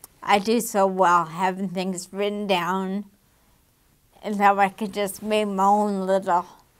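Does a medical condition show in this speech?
Yes: damaged diaphragm.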